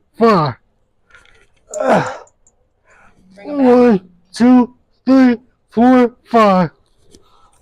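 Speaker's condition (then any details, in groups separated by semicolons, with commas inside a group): Traumatic brain injury; motor vehicle accident; voice affected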